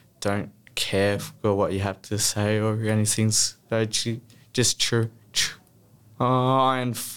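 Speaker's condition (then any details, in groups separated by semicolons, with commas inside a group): Stutter; childhood stutter, therapy grades 1-4, smooth speech at Box Hill Clinic 2 years from 14-15; repeated sounds, blocks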